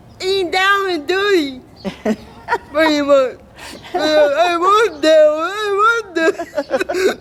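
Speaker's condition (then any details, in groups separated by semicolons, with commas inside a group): Cerebral palsy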